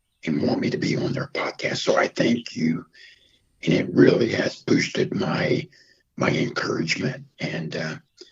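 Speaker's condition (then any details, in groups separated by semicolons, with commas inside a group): Throat cancer, half voicebox, partial laryngectomy; voice affected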